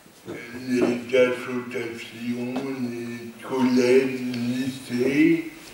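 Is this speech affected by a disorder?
Yes: cerebral palsy; lifelong, non-progressive.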